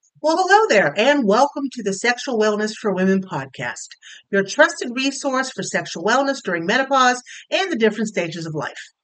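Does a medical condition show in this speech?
No.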